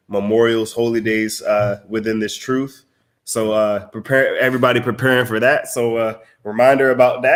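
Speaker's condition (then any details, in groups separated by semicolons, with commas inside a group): No condition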